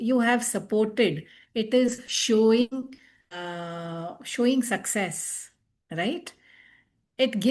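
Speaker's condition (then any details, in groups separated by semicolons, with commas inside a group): No condition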